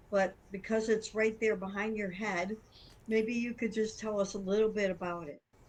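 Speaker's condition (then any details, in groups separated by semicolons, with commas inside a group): No condition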